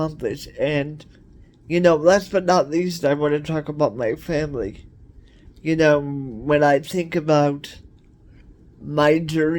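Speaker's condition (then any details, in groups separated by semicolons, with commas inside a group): Cerebral palsy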